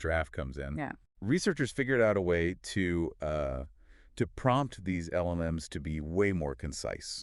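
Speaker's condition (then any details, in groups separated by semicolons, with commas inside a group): No condition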